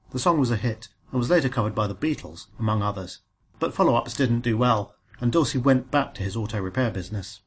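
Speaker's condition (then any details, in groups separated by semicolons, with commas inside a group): No condition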